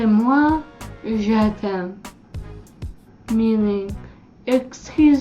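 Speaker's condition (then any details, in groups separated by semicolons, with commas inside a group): Cerebellar ataxia; caused by brain bleed, unsteady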